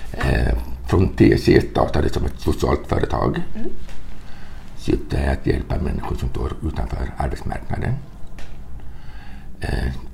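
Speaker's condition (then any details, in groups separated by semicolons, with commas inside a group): Hearing impairment, cochlear implants, congenital, bilateral cochlear implants; two cochlear implants, first implant seven years before second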